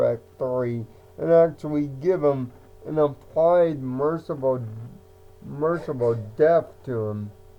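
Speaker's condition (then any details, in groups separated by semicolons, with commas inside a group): Cerebral palsy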